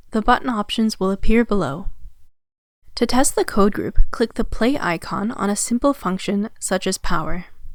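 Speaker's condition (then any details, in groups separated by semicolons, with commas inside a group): No condition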